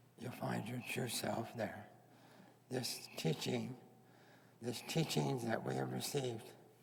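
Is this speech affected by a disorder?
Yes: head and neck cancer.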